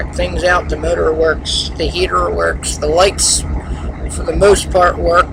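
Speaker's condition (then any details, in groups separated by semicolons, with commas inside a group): No condition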